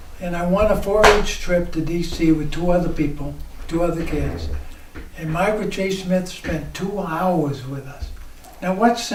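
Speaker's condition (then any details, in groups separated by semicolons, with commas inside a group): ALS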